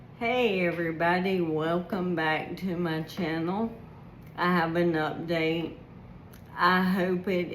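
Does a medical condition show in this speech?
Yes: ALS.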